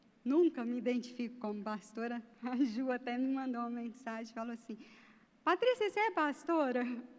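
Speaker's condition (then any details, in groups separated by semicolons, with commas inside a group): No condition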